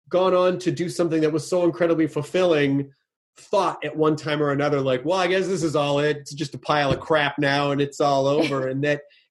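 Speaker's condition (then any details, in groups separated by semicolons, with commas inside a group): No condition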